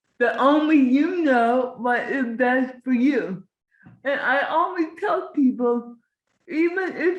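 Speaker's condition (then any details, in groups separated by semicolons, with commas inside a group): Cerebral palsy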